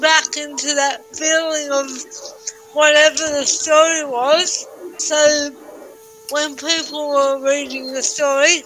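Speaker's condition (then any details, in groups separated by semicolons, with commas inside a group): Cerebral palsy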